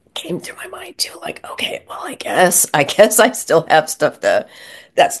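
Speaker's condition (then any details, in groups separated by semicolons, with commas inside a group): Spasmodic dysphonia; neurological voice disorder, Vocal cord spasms seen on nasal scope, onset at speaking panel, cause unclear; voice dried then lost, vowels hard, at worst inaudible, hard to talk and breathe, long whispering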